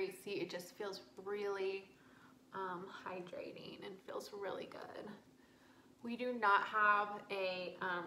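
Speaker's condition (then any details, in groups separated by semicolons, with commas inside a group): No condition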